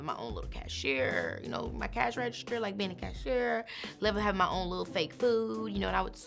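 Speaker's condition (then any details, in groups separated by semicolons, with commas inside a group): No condition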